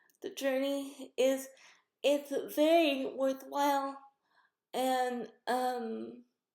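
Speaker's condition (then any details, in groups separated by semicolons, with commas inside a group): Cerebral palsy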